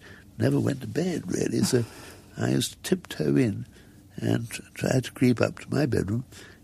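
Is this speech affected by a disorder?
Yes: muscular dystrophy; progressive, death predicted at 16 but now nearly 70, wheelchair user, walked earlier; gradually able to do less, helped around by carers.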